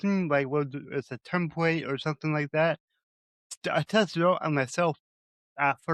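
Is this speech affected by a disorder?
Yes: cerebral palsy.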